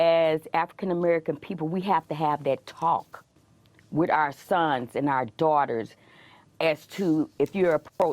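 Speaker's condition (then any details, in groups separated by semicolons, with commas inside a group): No condition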